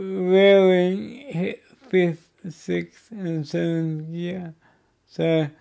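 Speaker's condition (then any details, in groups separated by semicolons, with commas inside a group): Cerebral palsy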